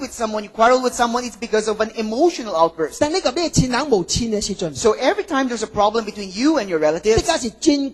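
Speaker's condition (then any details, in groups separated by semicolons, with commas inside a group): No condition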